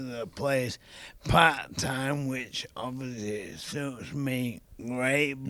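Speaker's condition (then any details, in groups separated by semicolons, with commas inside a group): ALS; young onset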